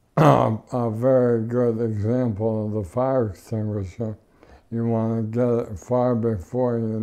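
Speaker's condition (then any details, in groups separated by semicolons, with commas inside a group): ALS; mucus once blocked airway, could not breathe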